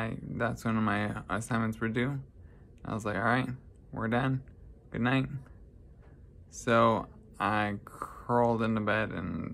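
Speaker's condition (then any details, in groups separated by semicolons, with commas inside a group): Traumatic brain injury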